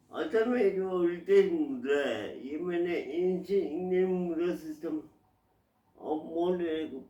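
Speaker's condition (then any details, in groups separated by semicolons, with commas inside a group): Cerebral palsy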